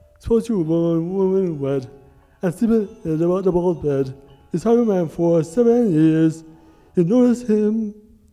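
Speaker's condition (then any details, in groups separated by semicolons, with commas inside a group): Myotonic muscular dystrophy; genetic disorder; affects speech, has workaround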